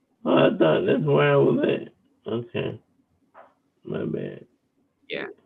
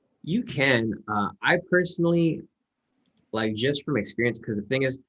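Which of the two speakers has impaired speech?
The first: cerebral palsy; wheelchair user.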